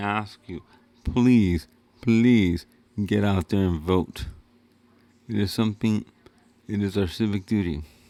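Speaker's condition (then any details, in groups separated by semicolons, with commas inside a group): Cerebral palsy; wheelchair user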